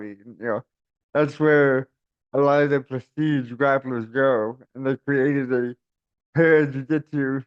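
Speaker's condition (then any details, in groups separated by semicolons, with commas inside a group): Cerebral palsy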